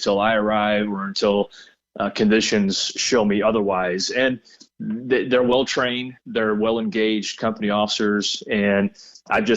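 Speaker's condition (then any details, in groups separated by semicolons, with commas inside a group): No condition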